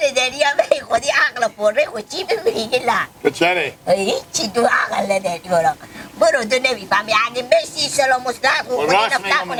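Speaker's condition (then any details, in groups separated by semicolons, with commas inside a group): No condition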